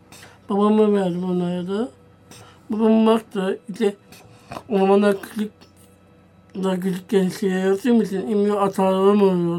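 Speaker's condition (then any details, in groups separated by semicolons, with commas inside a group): Down syndrome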